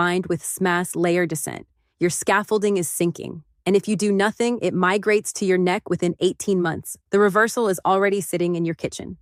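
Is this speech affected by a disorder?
No.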